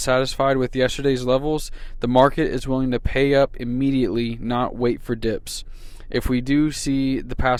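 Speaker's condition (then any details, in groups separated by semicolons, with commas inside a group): No condition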